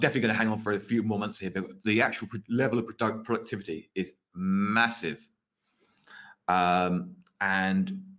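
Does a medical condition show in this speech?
Yes: stutter; stutter mostly absent while live on this show; stutter mostly disappears when performing live under pressure, recorded videos need frequent cutting; here repeated sounds.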